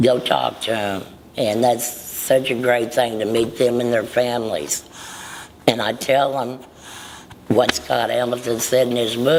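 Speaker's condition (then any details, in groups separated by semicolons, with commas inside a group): Laryngectomy for throat cancer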